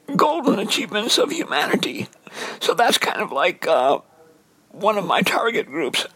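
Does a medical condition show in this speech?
Yes: dysphonia; onset during recording project, lost singing voice, steroid dose allowed finishing last 28 songs; raspy, sometimes squeaky, strained voice, lost ability to sing.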